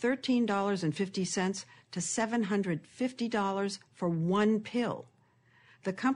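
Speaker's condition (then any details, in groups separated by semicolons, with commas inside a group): No condition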